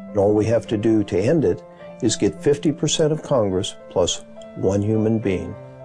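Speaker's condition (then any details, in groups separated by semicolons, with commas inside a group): No condition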